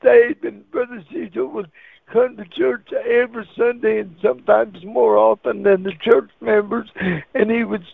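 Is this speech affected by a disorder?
Yes: cerebral palsy; wheelchair user.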